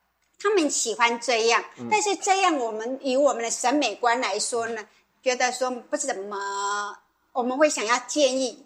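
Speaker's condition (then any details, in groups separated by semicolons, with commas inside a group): Hearing impairment; hearing loss noticed in childhood missing school bell, progressive, moderate at assessment, hearing aids from twenties, cochlear implant; uses hearing aids and cochlear implant, lip-reads, asks others to speak slowly, host slows pace; writes when lip-reading impossible, as at hospitals or with masks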